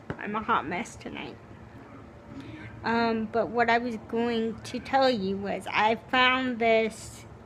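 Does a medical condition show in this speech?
Yes: cerebral palsy.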